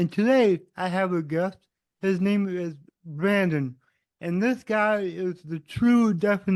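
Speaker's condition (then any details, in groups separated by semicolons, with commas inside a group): Cerebral palsy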